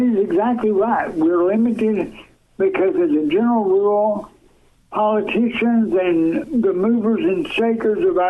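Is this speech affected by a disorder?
Yes: cerebral palsy, severe.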